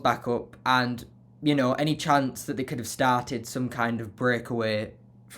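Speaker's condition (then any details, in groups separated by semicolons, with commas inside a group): No condition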